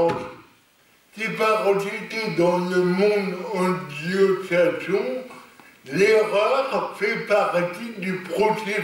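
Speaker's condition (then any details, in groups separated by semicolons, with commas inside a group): Cerebral palsy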